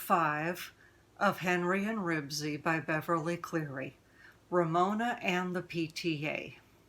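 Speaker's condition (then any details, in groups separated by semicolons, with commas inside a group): No condition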